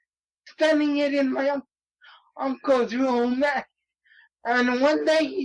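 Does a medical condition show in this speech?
Yes: cerebral palsy; 3 months premature, affects arms and legs; no pitch control, may be hard to understand.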